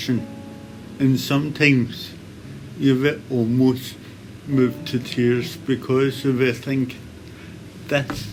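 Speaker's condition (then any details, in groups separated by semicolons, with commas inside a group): Cerebral palsy; complex operation for condition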